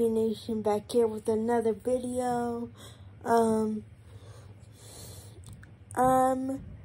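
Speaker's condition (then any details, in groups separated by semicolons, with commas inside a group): Cerebral palsy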